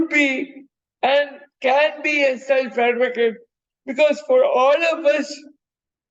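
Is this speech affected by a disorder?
Yes: cerebral palsy.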